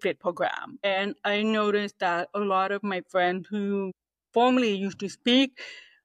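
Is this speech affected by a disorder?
Yes: deafness, 98% hearing loss; deaf since childhood, hearing aid user, no cochlear implant, oral training as child; age 43, audiologist called her perfect cochlear implant candidate, harder to understand speech than when younger; communicates primarily through oral speech, knows little sign language, removes hearing aids after noisy days.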